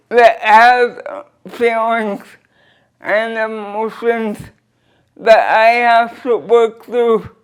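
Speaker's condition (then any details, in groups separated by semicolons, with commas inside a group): Cerebral palsy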